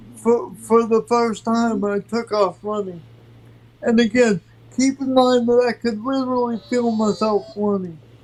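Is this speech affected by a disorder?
Yes: cerebral palsy; from birth.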